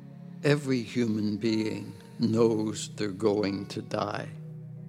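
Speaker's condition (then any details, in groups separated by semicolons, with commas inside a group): ALS (Lou Gehrig's disease); degenerative, worsening over time, eventually affects swallowing, chewing, breathing, no known cause, no cure; over 10 years since diagnosis, initial prognosis 2 to 5 years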